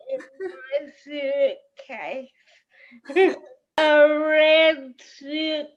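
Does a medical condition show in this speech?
Yes: cerebral palsy; powerchair user.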